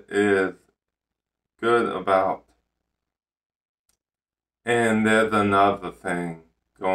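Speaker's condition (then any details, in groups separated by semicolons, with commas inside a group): Ataxic cerebral palsy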